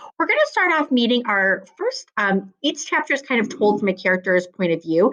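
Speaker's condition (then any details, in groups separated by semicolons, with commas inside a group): No condition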